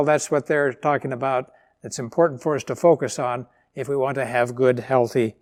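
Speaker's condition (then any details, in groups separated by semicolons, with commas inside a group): No condition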